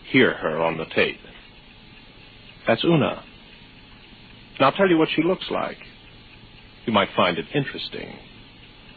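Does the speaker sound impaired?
No.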